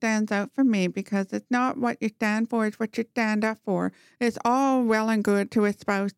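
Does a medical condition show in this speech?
Yes: profound hearing loss, congenital, bilateral; talks very well despite profound hearing loss, did not talk until age four.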